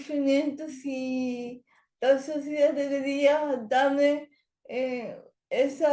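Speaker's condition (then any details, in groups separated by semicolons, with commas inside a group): Cerebral palsy; language areas of brain affected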